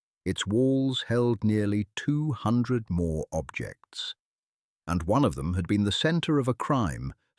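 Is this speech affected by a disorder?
No.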